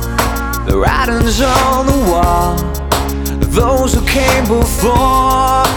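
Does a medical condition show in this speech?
No.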